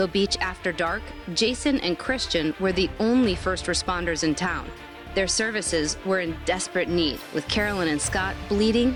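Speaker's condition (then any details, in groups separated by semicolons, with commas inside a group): No condition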